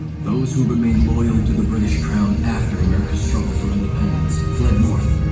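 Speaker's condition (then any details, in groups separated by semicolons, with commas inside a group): No condition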